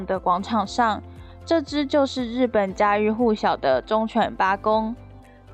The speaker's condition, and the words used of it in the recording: No condition.